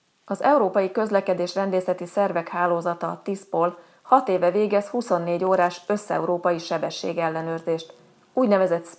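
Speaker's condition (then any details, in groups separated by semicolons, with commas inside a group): No condition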